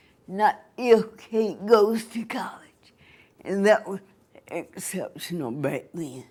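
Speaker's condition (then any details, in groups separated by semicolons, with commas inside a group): Cerebral palsy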